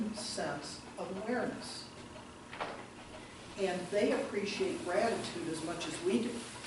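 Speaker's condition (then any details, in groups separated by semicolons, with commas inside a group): No condition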